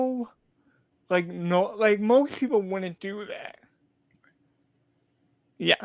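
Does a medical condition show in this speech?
Yes: cerebral palsy; uses a wheelchair.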